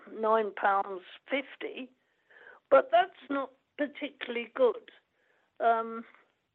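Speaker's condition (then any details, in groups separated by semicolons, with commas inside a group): Cerebral palsy; dictated book to steve who typed, speaks fast when in full flow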